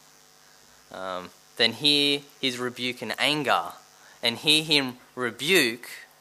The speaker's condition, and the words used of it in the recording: No condition.